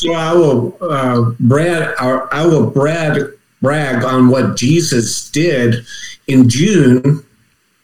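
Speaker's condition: Aphasia; no speech, reading, writing on waking, reading returned first, speaking slower, long couldn't say therapy

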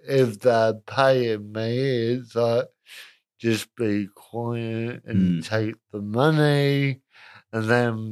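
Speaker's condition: Cerebral palsy, moderate; spastic, self-described middle range, delivery complications at birth, diagnosed in childhood; talks a bit funny

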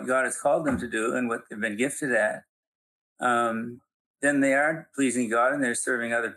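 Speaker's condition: Parkinson's; things slower

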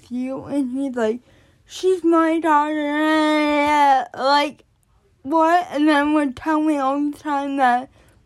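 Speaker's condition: Cerebral palsy; born addicted

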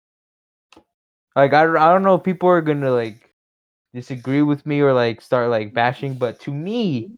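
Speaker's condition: No condition

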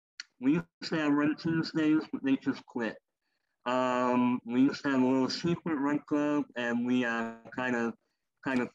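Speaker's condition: Cleft lip and palate; congenital, rare genetic birth disorder, couple dozen operations in first months, elective leg amputations, former wheelchair user; speech impediment from cleft lip and palate

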